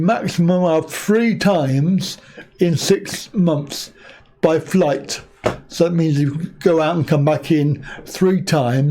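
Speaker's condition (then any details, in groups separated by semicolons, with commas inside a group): Cerebral palsy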